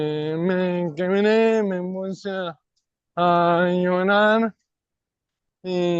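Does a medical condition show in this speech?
Yes: ALS; non-bulbar form.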